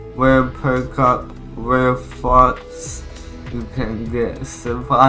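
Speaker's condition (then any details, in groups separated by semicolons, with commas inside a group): Cerebral palsy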